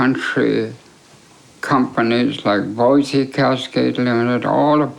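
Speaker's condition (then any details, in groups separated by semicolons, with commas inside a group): ALS; affects swallowing and speech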